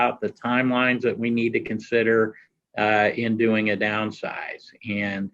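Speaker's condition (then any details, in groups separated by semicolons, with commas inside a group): No condition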